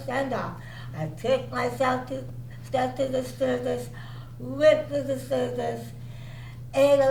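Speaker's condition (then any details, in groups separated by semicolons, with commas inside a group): Cerebral palsy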